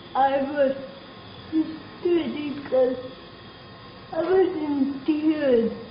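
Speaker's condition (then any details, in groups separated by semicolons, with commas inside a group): Cerebral palsy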